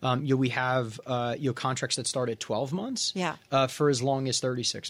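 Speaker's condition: No condition

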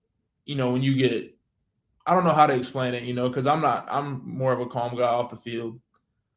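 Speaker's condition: No condition

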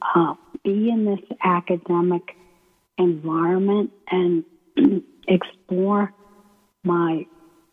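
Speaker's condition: ALS; hard to breathe and speak, voice may sound weak or hard to understand, paces speech with breathing

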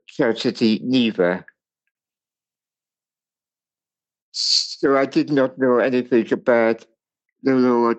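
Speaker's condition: Cerebral palsy; speech impairment

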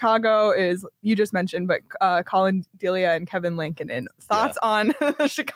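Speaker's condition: No condition

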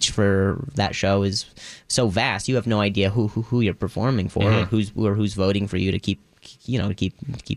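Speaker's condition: Stutter, acquired after sports injury; adult onset after softball struck throat at shortstop, then fell backwards hitting head; voice lessons, singing and breathing exercises for more control; some sentences fluent, listeners sometimes think voice is fake; repeated sounds, repeated words, prolonged sounds

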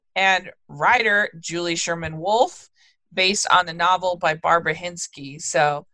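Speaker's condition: No condition

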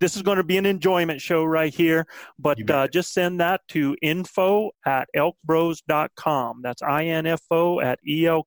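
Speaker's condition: No condition

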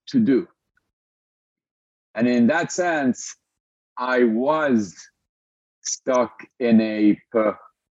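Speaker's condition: Stutter; stutter since birth in Lebanon, speaking disability, breathing technique partly controls it, Toastmasters practice; stutters openly during interview, experienced public speaker; audible stutter, pauses may sound like internet lag; prolonged sounds, blocks

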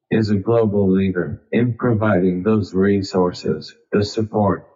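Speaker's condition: ALS, speech-generating device; diagnosed a few years after post-Katrina punt block; about a decade living with ALS

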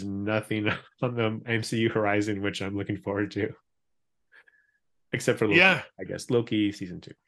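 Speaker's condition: No condition

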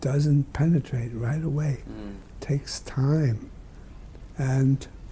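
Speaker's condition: ALS; motor neuron disease, found by muscle biopsy and electromyogram, fatal, began with bad sleep, walking, tripping; progressively worsening, disabled, losing physical ability; speech difficult but still possible, able to speak until nearly the end

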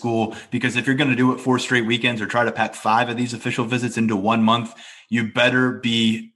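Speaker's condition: No condition

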